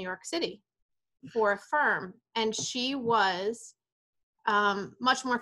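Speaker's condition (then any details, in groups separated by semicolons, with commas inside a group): No condition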